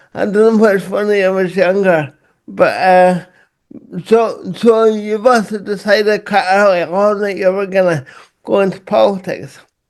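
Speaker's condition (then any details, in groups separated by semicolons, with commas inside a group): Cerebral palsy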